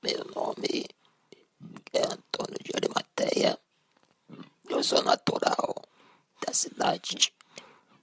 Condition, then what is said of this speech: Laryngectomy. E agora eu tenho uma voz esofágica, a qual eu conquistei através dos exercícios apresentados pela fono